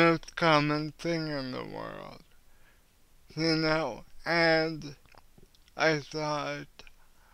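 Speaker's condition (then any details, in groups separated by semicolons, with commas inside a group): Cerebral palsy; cannot walk, uses wheelchair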